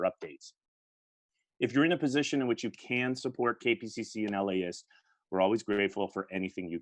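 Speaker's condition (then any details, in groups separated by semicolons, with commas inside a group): No condition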